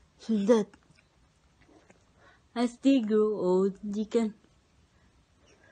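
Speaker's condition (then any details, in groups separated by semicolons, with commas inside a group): Cerebral palsy; present from birth, cannot walk; speech noticeably affected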